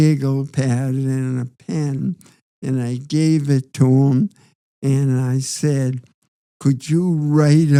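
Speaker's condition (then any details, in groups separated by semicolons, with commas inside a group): Parkinson's disease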